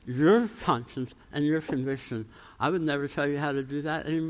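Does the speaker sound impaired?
Yes: tongue cancer, jaw reconstruction, osteonecrosis of jaw after radiation; radiation-treated tongue cancer.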